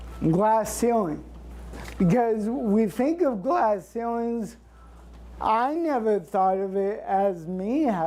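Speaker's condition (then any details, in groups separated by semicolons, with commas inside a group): Cerebral palsy; since birth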